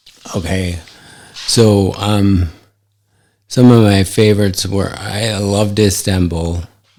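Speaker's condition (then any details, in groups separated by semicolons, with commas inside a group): ALS; affects hand function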